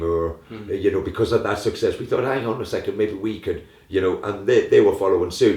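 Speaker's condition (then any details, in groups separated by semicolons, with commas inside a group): No condition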